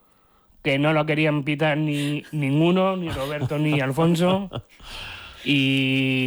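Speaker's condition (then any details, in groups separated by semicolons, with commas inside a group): Down syndrome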